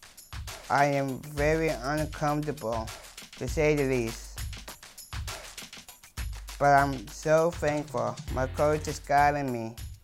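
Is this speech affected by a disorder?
Yes: Down syndrome, trisomy 21; speech really hard due to low muscle tone and tongue.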